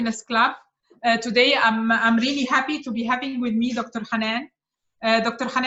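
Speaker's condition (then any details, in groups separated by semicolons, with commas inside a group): No condition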